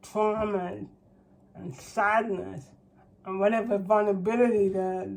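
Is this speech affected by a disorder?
Yes: cerebral palsy.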